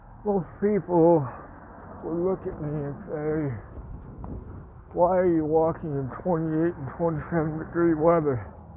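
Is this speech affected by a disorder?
Yes: Parkinson's; speech impediment.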